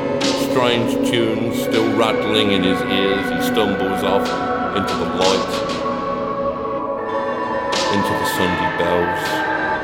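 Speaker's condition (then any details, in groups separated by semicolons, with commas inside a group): No condition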